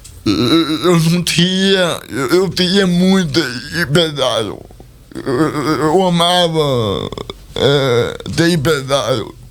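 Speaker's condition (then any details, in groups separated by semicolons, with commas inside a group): Cerebral palsy; speech not normal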